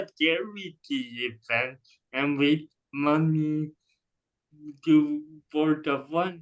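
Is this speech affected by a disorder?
Yes: cerebral palsy.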